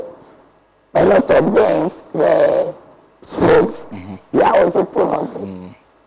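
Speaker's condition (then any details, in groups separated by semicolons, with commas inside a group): Laryngectomy for throat cancer; stage 4 throat cancer after hoarse breaking voice and neck swelling, voice box removed, Kolibu Teaching Hospital ENT, Dr. Bedu; artificial voice almost a year, breathes through neck hole not nose, feeding problems, on tubes; cannot speak unaided, speaks only through artificial voice device at neck hole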